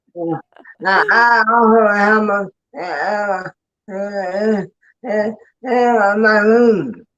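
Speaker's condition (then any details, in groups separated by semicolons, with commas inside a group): ALS; answers relayed by another speaker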